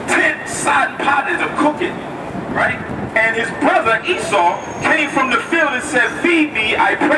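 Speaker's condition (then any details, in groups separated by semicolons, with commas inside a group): No condition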